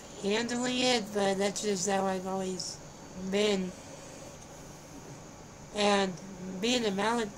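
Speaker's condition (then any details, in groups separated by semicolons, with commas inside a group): Spinal muscular atrophy; tongue constantly vibrating since infancy; tongue vibrates constantly, cannot be stopped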